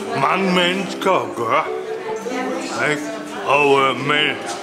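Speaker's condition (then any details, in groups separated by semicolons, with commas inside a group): Brain injury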